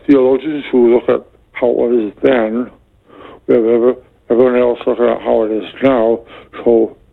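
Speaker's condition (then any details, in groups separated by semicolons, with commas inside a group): Speech impediment due to Abilify; speech impediment caused by Abilify; tries hard to make himself understood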